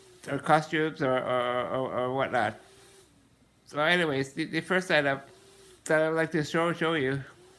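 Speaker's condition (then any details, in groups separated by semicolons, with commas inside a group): Muscular dystrophy, Duchenne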